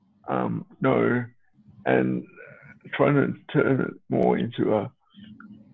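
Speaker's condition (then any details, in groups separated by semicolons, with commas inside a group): Cerebral palsy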